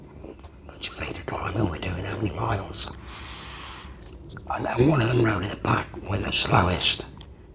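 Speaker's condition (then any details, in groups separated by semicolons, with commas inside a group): Laryngectomy; seven years since operation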